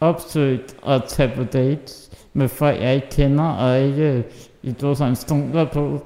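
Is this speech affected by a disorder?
Yes: muscular dystrophy (muskelsvind); has helper.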